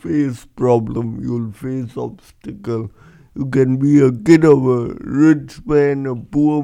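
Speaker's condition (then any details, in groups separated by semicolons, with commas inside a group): Cerebral palsy; congenital, breech vaginal birth instead of recommended c-section, head stuck 90 seconds, oxygen loss; could not speak properly as child, now speaks publicly as motivational speaker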